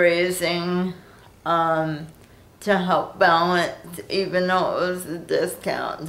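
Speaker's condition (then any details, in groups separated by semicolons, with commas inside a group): Cerebral palsy; prenatal stroke, right brain, limited left side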